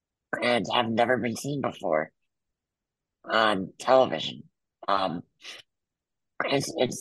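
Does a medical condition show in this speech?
Yes: muscular dystrophy; congenital.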